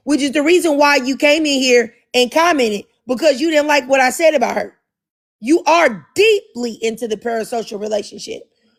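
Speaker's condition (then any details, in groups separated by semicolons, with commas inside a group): No condition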